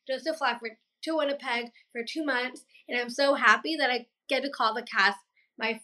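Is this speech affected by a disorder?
Yes: Down syndrome; past speech therapy, therapist helped connect with thoughts, open heart surgery at 19, stopped singing and vocal coaching afterwards.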